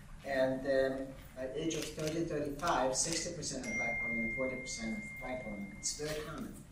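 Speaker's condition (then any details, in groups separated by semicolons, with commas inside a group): No condition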